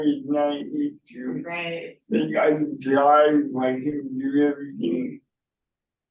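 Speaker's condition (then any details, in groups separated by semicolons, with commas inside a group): Cerebral palsy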